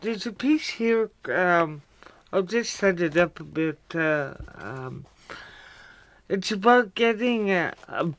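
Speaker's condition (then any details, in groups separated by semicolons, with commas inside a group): Cerebral palsy; cerebral palsy since childhood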